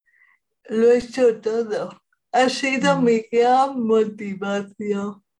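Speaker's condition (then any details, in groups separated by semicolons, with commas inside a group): Cerebral palsy; present at least 40 years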